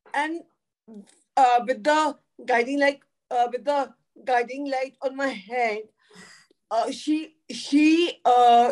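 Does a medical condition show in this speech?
Yes: cerebral palsy; could not talk in early childhood.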